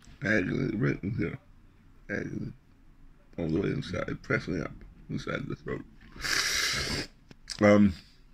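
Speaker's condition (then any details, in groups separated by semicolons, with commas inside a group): Glossectomy with reconstructed tongue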